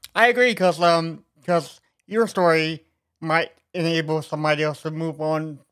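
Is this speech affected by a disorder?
Yes: cerebral palsy; congenital, doctors told mother he likely could not walk.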